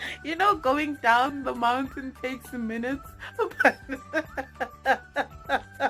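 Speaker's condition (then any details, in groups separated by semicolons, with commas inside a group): No condition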